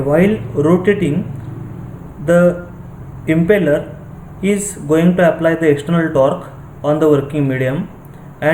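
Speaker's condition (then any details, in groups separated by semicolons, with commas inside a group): No condition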